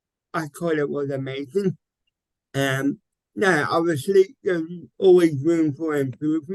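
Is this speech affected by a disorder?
Yes: cerebral palsy; mild, ataxic type.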